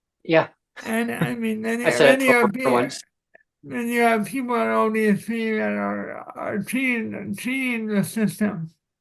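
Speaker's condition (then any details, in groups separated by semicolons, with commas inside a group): Cerebral palsy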